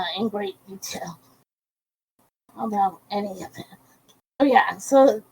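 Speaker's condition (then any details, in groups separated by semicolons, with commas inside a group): Cerebral palsy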